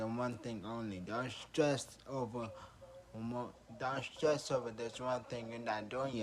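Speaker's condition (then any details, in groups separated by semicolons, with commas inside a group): Traumatic brain injury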